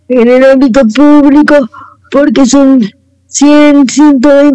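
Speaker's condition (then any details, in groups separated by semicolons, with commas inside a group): Cerebral palsy; per host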